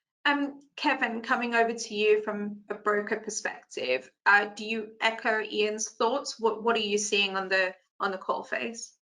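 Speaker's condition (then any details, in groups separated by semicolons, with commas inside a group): No condition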